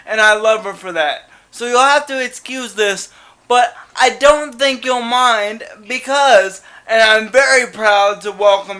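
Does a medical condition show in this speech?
Yes: cerebral palsy.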